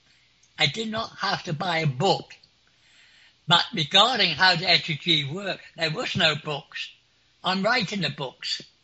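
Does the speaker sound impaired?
Yes: clinically deaf; clinically deaf since school age.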